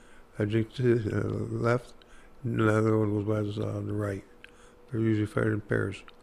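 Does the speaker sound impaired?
Yes: Parkinson's disease; hard time talking.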